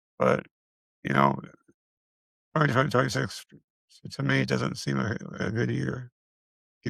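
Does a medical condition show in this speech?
Yes: multiple system atrophy; five years since onset, impaired mobility, falls.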